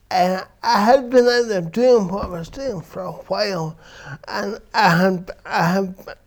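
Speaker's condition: Cerebral palsy; from birth; affects verbal speech

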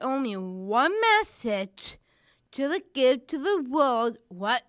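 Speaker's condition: Down syndrome; diagnosed at birth, unexpected, needs fitness and therapy every single day

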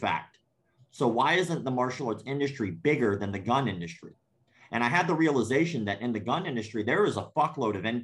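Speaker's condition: Cleft palate; congenital cleft palate

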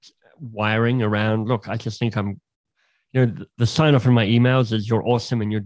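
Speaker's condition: Cleft lip and palate; congenital genetic cleft lip and palate, palate open to nose, lip unjoined, surgery when young; slight speech impediment persists, audible in voice; a bit leaky on some sounds

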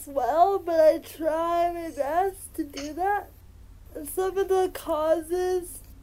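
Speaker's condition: Spastic cerebral palsy; uses cannabis for spasticity and pain, spasticity causes pain

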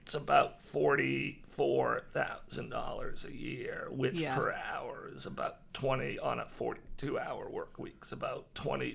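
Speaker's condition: Voice disorder; acquired voice disorder

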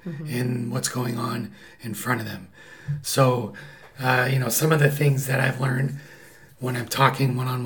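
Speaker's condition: Paralyzed vocal cord; caused by thyroid cancer

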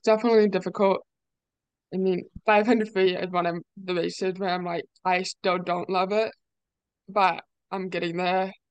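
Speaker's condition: Deafness; deaf or hard of hearing, relies on starter hand signals and strobe start lights at meets

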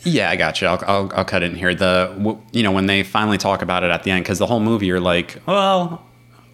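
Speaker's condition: No condition

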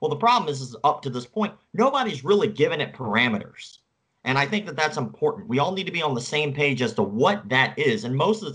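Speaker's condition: Cleft palate; facial scars

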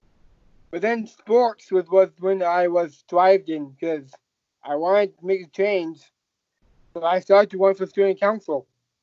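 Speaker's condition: Down syndrome

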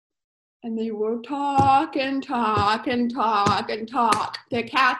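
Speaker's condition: Profound hearing loss, congenital; uses own voice, pins speaker next to interpreter in video calls

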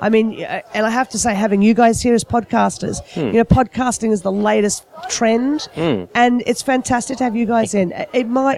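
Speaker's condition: No condition

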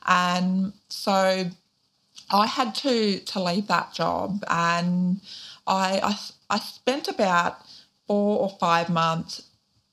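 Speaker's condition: Deafness, profound; born deaf

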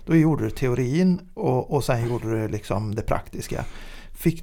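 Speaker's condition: No condition

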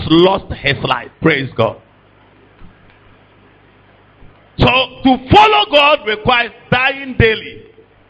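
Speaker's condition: No condition

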